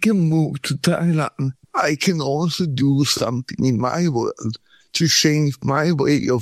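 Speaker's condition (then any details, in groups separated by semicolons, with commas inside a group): Cerebral palsy; from birth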